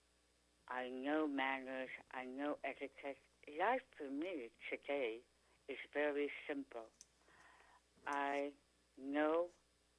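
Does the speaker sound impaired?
Yes: tongue cancer; stage 4 tongue cancer, chronic sore throat symptom, Dr. Oxford removed three quarters of tongue, two surgeries; could not speak, swallow or eat after surgery, feeding tube, now speaks pretty clearly.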